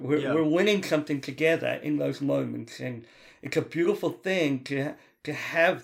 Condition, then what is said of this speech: Cleft palate. It meant that my speech was delayed, and as you can hear, I got a speech impediment as